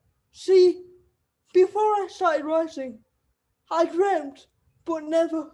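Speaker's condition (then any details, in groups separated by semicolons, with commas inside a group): Cerebral palsy; wheelchair user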